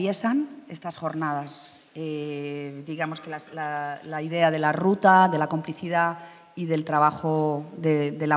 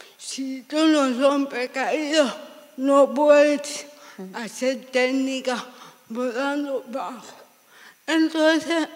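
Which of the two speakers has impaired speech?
The second: severe cerebral palsy; severe, from birth, seven years bedridden; walks after dance therapy.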